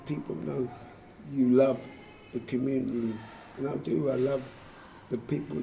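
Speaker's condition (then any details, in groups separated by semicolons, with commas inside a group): Motor neurone disease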